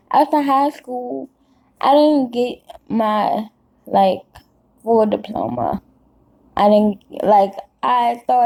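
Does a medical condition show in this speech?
Yes: cerebral palsy; caused by birth stroke.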